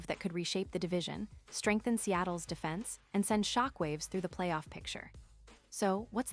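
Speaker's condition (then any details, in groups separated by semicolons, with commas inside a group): No condition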